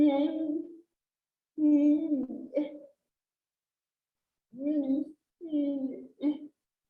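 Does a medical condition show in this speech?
Yes: cerebral palsy; since birth.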